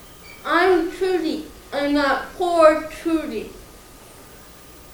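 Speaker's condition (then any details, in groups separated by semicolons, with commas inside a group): Cerebral palsy, mild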